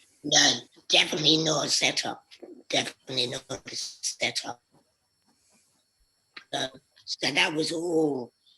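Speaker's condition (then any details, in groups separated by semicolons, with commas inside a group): Laryngectomy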